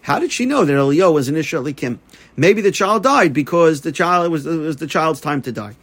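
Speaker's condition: No condition

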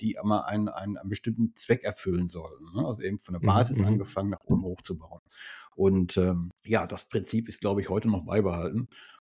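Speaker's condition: No condition

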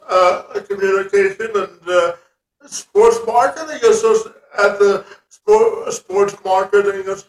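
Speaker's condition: Cerebral palsy; spastic quadriplegia, present from birth, cannot walk normally, described as not enough oxygen in legs

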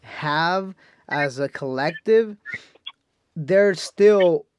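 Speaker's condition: No condition

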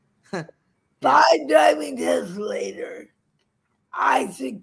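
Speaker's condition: Cerebral palsy; permanent, wobbly gait, frequent falls; age 71, back in physical therapy for frequent falls, cane advised against, no pain, not worsening; described as drooly and funny, once judged too poor for teaching, mistaken for drunk

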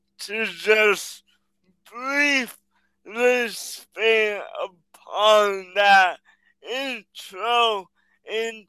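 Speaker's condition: Cerebral palsy

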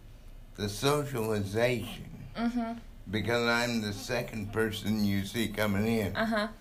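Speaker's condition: Cerebral palsy; coordination affected

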